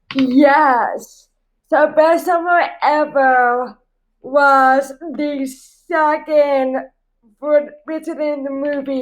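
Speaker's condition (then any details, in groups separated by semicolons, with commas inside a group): Cerebral palsy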